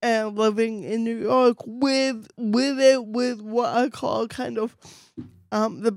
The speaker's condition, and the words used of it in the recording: Cerebral palsy. And, and um, with me, it's basically only a voice and one of my hands.